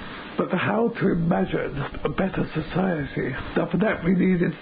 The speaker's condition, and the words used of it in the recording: ALS (motor neuron disease). But I'm also completely free to think and talk and imagine and argue unrestrained by the usual physical limitations.